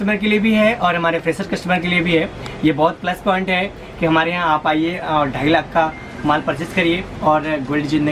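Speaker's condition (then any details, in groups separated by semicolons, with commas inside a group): No condition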